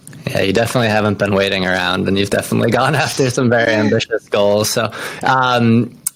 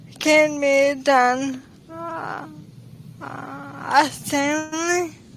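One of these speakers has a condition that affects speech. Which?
The second: ALS; about ten years since diagnosis, slow progression, rides recumbent trike; speech-to-text fails to understand, types very slowly.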